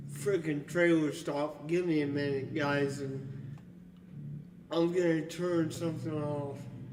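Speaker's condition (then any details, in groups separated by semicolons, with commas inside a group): Cerebral palsy; only one hand usable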